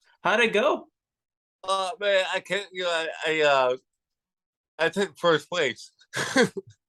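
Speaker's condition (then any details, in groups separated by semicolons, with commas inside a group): Cerebral palsy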